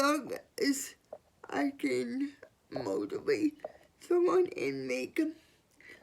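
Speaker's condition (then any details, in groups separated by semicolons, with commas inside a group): Cerebral palsy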